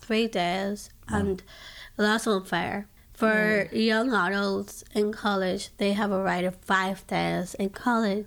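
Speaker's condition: Down syndrome; diagnosed by doctor, early warning she might never talk or walk; age 21; early prediction she might never talk, now speaks publicly, including at UN in Geneva

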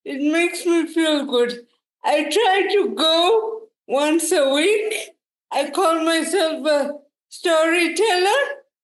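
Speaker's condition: Cerebral palsy, quadriplegic

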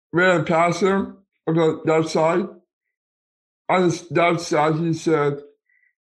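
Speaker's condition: Down syndrome

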